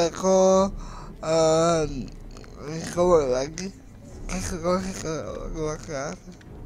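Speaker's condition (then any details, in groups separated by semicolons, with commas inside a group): Cerebral palsy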